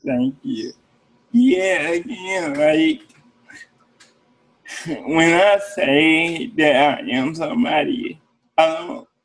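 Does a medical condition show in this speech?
Yes: cerebral palsy; present from birth, therapists involved in upbringing.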